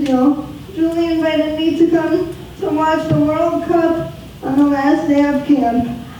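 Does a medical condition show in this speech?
Yes: spastic quadriplegic cerebral palsy; spastic quadriplegic, from birth, very tight muscles, wheelchair, needs feeding help; muscle tightness audible, especially when excited.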